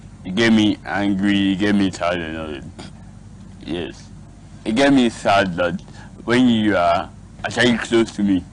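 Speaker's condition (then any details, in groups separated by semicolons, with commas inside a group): Cerebral palsy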